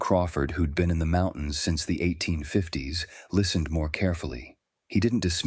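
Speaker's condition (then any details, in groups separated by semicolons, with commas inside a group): No condition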